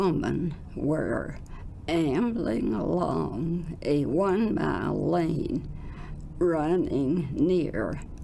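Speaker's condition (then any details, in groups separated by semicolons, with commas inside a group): Spasmodic dysphonia with tremor; adductor form with tremor; difficulty speaking, strained or breathy voice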